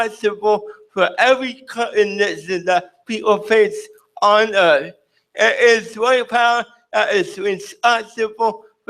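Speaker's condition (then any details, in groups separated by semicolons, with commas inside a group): Cerebral palsy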